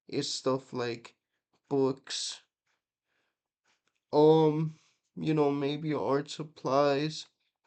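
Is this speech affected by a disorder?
Yes: cerebral palsy, mixed, mild.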